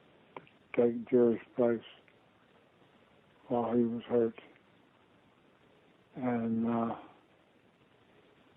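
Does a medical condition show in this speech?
Yes: Parkinson's disease.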